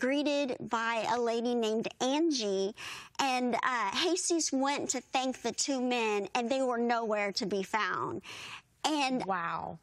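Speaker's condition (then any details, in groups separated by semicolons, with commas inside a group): Bilateral cleft lip and palate, severe; earlier speech hard to understand, needed interpreters, strong singing voice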